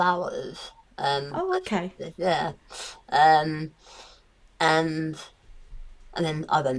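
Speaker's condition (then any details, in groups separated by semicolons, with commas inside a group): Tongue cancer; told would never speak or swallow, temporary tracheostomy, feeding tube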